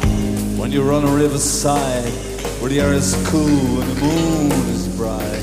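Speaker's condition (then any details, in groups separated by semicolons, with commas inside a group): No condition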